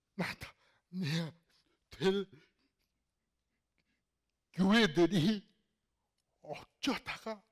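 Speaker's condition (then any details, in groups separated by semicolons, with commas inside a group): Cerebral palsy; fairly severe in childhood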